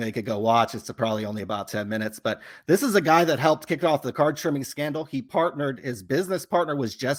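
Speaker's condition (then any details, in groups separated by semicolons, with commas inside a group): No condition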